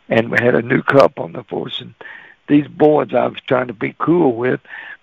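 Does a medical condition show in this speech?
Yes: cerebral palsy; walks really funny, staggers when walking; can't talk plain when nervous, cerebral palsy voice.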